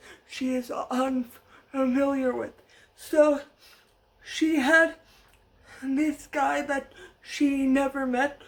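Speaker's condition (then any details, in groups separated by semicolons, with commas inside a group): Cerebral palsy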